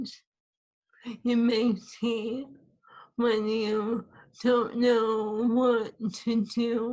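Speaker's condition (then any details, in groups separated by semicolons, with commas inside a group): ALS; swallowing lost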